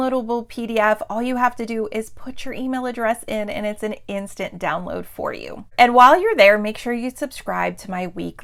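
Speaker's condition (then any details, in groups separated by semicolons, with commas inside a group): No condition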